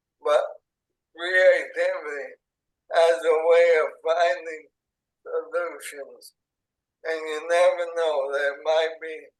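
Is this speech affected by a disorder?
Yes: ALS; onset in hands and arms, tracheostomy.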